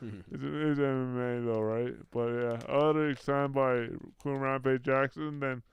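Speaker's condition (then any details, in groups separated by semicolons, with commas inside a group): Brain injury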